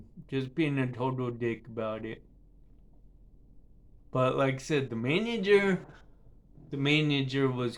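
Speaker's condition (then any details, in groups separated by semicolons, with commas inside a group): Cerebral palsy; affects speech and balance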